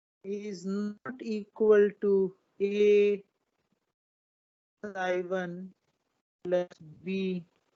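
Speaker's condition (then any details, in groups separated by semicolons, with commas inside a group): No condition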